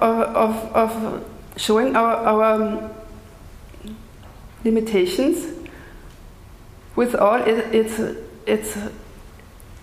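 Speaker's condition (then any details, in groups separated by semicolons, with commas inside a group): Stuttering; lifelong stutter, neurological cause, speech therapy in youth, jaw, belly and leg cramps from suppressing stutter; audibly stuttering during lecture performance; repetitions, blocks, stutters on own name, slower than fluent speakers, amount varies daily, smooth repetitions when unafraid; repeated sounds, repeated words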